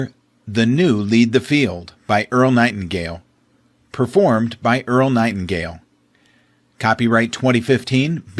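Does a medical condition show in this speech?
No.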